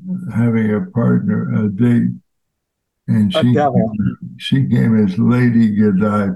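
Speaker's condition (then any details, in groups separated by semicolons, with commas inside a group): ALS; fatal progressive disease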